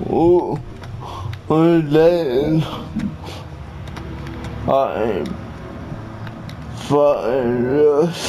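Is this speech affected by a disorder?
Yes: cerebral palsy; atypical speech.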